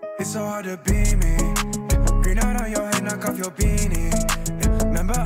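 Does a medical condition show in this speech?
No.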